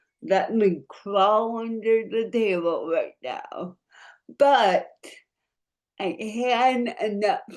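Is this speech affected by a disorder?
Yes: cerebral palsy.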